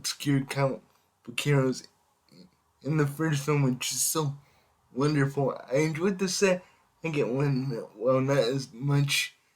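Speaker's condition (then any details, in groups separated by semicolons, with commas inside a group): Cerebral palsy; able to speak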